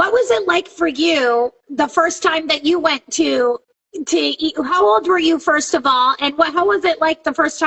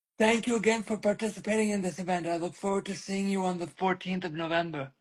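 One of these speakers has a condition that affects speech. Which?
The second: cerebral palsy.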